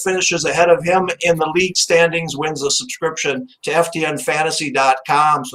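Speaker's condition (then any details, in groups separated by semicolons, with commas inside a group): No condition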